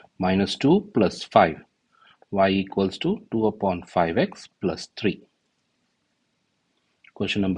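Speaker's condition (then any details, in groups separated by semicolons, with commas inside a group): No condition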